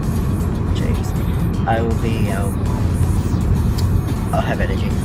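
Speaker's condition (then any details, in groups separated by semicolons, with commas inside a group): No condition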